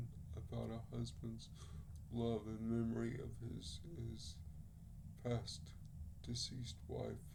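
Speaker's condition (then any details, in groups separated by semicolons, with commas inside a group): Cerebral palsy; speaks relatively well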